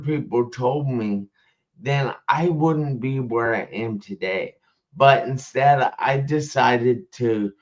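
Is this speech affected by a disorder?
Yes: traumatic brain injury.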